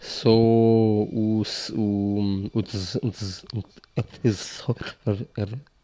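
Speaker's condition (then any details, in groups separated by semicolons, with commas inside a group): Stuttering; says stutter increasing during interview, nervous from pressure; many whole-word repetitions, part-word repetitions, worse under pressure, nervousness and when interviewed; repeated sounds, repeated words, prolonged sounds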